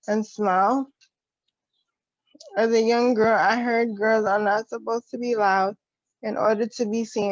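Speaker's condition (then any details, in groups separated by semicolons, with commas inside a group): Cerebral palsy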